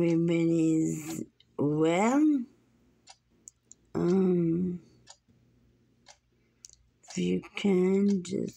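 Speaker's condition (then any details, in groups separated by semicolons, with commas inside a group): Muscular dystrophy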